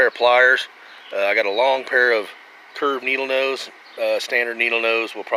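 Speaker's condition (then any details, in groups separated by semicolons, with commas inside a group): No condition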